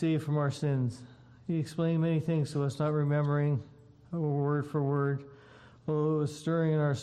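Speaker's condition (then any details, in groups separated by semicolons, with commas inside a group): Parkinson's disease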